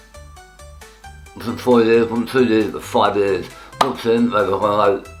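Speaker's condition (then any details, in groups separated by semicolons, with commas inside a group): Tongue cancer; post surgery and radiotherapy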